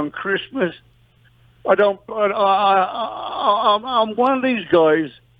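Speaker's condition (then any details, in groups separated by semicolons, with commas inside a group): Parkinson's disease, mild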